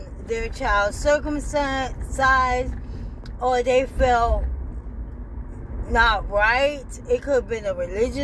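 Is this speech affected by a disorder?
Yes: ALS.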